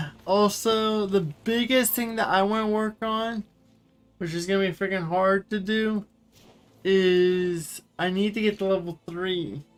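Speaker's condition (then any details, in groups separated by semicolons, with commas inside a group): Cerebral palsy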